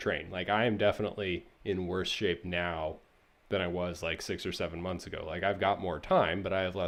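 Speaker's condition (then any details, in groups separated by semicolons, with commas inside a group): No condition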